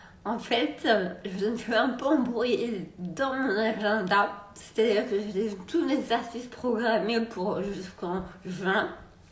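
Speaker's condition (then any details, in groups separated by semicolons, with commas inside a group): Multiple sclerosis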